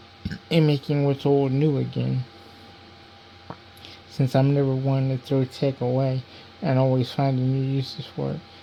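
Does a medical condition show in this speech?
Yes: cerebral palsy; diplegia.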